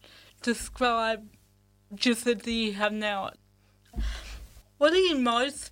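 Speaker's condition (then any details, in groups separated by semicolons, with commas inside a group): Cerebral palsy; congenital cerebral palsy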